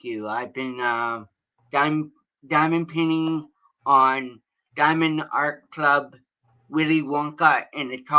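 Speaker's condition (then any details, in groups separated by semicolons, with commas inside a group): Cerebral palsy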